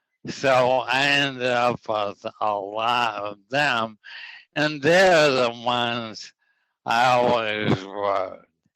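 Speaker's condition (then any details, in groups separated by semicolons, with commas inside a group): ALS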